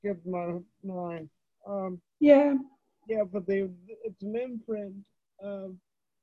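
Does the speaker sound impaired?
Yes: cerebral palsy; wheelchair user; types with one index finger, no voice recognition software such as Dragon; voice erratic, pitch goes high and low, dictation software can't understand.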